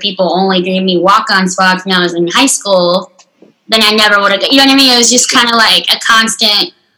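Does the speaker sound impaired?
Yes: unilateral cleft lip and palate; severe, congenital, first surgery at 3 months, 23 surgeries by age 17, last four in one; later stroke affected speaking, speech recovered faster than reading and writing, therapy in San Antonio.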